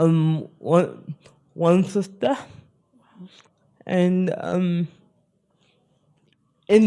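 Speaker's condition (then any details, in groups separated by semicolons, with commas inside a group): Spastic cerebral palsy; spastic cerebral palsy, from birth, brain injury, involuntary movements; speech affected, had speech therapy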